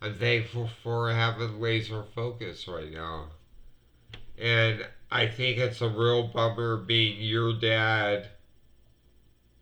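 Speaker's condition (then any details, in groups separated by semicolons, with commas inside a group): Multiple sclerosis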